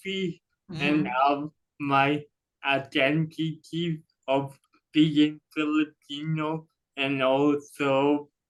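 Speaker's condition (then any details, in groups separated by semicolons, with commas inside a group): Cerebral palsy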